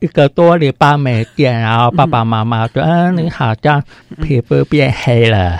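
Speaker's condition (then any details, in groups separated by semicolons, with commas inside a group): Hearing impairment; congenitally deaf, hearing aid, attended Shuanglian elementary hearing resource class, mainstream schools, uses spoken and sign language; spoken clarity below typical speakers, spoken language learned with difficulty in childhood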